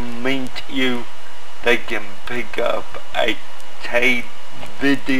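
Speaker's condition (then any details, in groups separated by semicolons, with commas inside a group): Cerebral palsy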